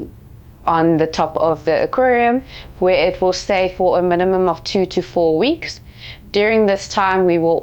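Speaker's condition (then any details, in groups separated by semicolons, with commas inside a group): No condition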